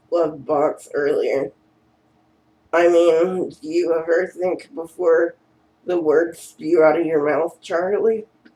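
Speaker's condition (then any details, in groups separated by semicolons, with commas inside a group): Cerebral palsy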